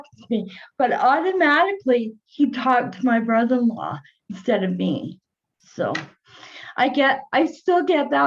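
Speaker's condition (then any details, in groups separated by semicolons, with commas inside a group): Cerebral palsy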